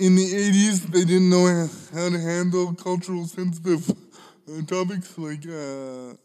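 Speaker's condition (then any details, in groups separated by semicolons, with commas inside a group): Cerebral palsy; smokes a lot of cannabis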